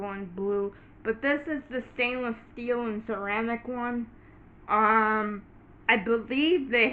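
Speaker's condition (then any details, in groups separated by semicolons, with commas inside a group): Cerebral palsy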